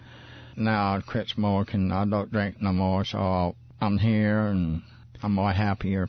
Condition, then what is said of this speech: Parkinson's disease. Every Monday evening, after we get done with the singing man, Stephen McClary, we sat and talked, and my voice is more plainer.